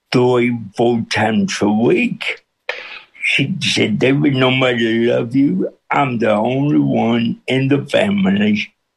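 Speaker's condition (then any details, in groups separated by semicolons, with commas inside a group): Cerebral palsy with speech impediment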